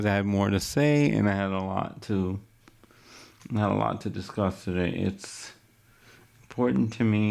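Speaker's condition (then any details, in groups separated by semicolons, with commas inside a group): Cerebral palsy; wheelchair user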